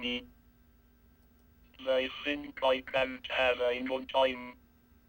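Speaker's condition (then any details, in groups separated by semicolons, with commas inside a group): Cerebral palsy, speech-generating device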